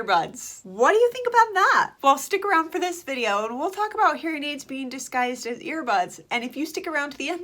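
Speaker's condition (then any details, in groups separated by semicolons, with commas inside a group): No condition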